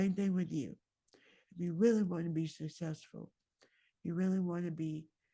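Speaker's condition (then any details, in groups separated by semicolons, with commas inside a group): Myasthenia gravis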